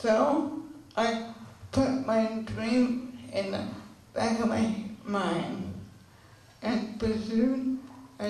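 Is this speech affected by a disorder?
Yes: cerebral palsy; since birth, unable to run.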